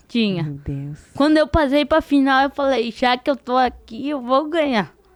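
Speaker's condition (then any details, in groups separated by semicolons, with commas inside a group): Cerebral palsy; diparetic form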